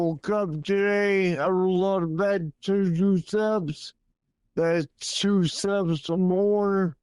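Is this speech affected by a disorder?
Yes: primary progressive multiple sclerosis; relapsing-remitting at 27, primary progressive at 28; advanced, clinical trial drug; dysphagia affecting voice, slowed slurred speech.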